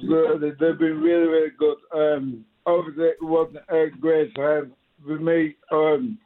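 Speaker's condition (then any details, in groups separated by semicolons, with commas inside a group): Motor neuron disease; diagnosed about 3 years ago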